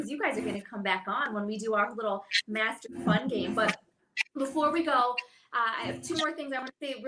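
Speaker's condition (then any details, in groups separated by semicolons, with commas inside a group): No condition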